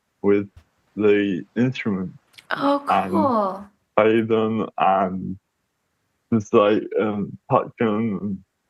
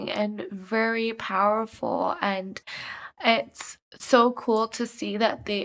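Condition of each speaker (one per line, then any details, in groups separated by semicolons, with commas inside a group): Cerebral palsy
No condition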